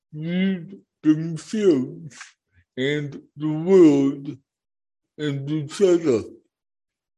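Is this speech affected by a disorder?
Yes: cerebral palsy; brain injury from birth asphyxia, born not breathing; speech impediment, first 5 minutes hardest to follow, listeners get used to it, transcript provided.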